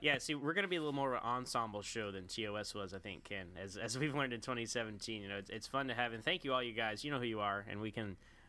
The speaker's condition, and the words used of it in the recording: No condition.